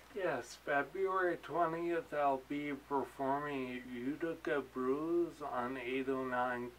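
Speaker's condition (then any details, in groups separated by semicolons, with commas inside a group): Ataxia; late onset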